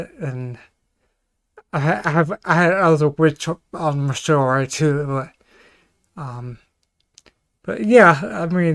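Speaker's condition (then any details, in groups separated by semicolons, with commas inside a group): Ataxia; may slur speech, may sound drunk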